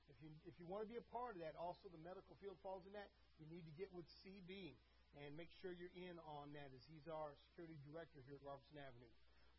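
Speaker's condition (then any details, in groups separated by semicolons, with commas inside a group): No condition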